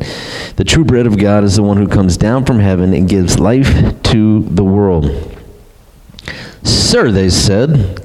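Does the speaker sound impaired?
No.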